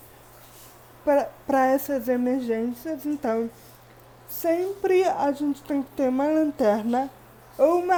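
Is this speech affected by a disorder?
Yes: cerebral palsy.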